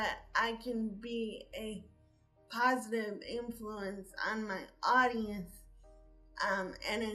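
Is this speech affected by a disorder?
Yes: cerebral palsy; from birth; diagnosed around preschool age.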